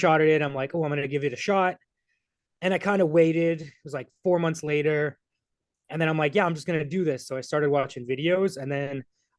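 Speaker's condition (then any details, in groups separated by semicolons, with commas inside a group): No condition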